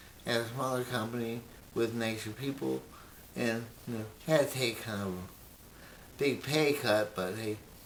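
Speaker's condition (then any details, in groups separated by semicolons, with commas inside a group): Brain injury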